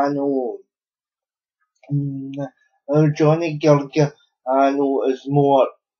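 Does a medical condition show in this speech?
Yes: cerebral palsy; unable to walk.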